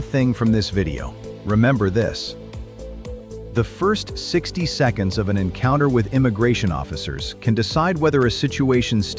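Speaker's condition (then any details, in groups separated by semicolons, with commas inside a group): No condition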